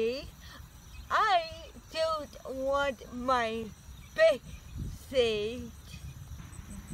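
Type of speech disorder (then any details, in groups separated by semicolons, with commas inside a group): Apraxia of speech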